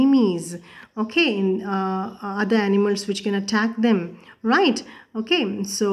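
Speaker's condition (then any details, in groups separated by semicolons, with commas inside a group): No condition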